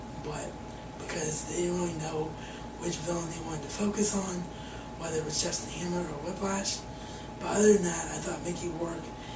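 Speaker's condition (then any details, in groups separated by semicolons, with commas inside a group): Cerebral palsy; wheelchair bound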